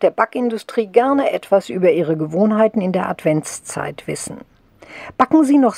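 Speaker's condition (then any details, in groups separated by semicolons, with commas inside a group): No condition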